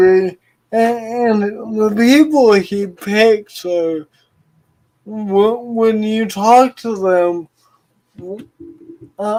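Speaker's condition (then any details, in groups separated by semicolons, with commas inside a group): Cerebral palsy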